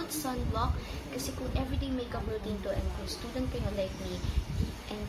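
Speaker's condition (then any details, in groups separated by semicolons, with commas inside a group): No condition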